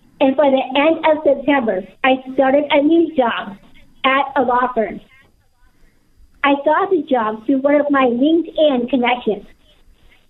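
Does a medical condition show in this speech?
Yes: Down syndrome; described as extraordinary public speaker, speaks across country, testified in Pennsylvania, speaking engagements now via Zoom.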